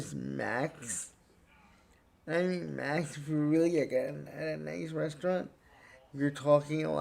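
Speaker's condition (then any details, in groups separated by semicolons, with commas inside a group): Cerebral palsy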